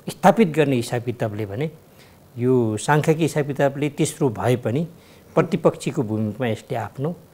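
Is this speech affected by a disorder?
No.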